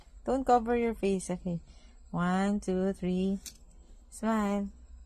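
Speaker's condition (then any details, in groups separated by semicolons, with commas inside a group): No condition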